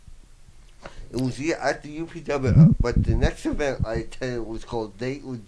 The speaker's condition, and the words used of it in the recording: Brain injury. The reason I have a problem or a challenge talking is a fireman partially damaged my voice box when he inserted a trach tube.